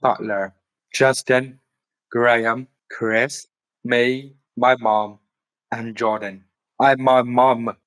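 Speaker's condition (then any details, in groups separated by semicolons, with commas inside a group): Down syndrome; later diagnosed with autism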